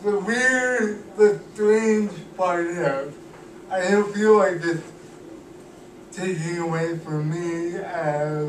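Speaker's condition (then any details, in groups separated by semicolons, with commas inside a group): Cerebral palsy; cannot walk, uses wheelchair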